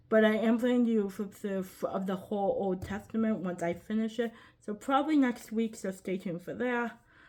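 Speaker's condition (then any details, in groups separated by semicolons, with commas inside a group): Cerebral palsy, quadriplegic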